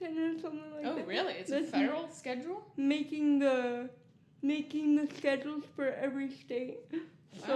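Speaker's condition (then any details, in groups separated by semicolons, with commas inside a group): Cerebral palsy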